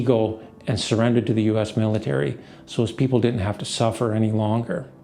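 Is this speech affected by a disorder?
No.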